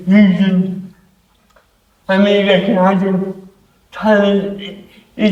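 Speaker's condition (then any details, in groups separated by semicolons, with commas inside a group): Cerebral palsy; affects hands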